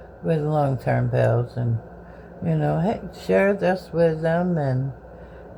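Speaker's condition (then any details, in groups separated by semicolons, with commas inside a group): Bell's palsy; voice may be unclear, uses straws for drinking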